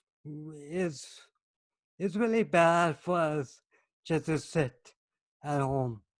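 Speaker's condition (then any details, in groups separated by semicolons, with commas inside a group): Cerebral palsy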